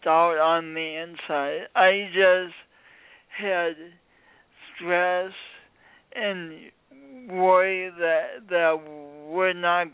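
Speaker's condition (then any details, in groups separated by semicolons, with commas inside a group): Speech impediment from birth injury; comfortable with own voice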